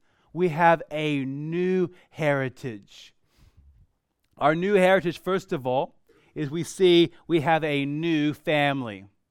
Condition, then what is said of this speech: None; typical speech.